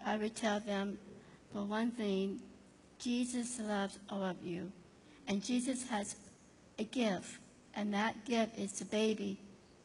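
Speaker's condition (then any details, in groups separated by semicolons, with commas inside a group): Down syndrome; difficulty understanding some things said, depends on others, cannot drive or do math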